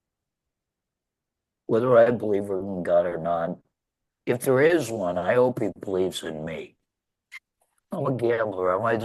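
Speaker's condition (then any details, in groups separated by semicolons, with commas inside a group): Laryngectomy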